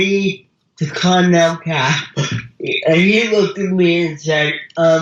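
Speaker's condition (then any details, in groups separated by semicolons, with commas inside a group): Cerebral palsy; wheelchair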